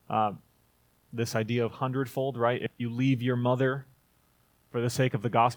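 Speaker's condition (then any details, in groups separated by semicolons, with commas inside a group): No condition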